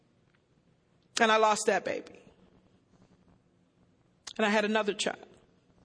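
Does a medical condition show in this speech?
No.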